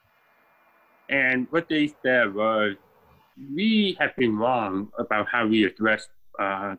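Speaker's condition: Deafness, born deaf

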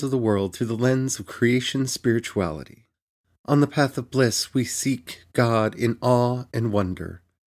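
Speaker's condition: No condition

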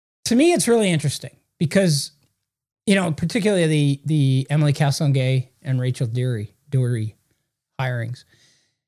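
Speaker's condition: No condition

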